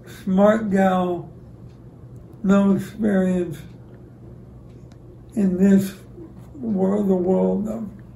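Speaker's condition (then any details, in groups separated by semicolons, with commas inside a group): ALS; about 25 years since diagnosis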